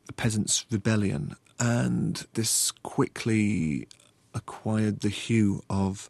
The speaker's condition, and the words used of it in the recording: Stuttering. And this involves certain strategies and techniques that you can sort of encrypt into how you speak so that I'm able to do this interview, for example, which 20 years ago would have been unthinkable.